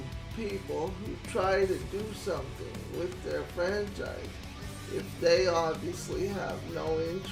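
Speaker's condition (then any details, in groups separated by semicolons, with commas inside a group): Cerebral palsy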